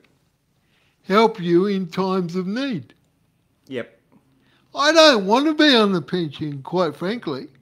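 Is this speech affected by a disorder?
Yes: cerebral palsy.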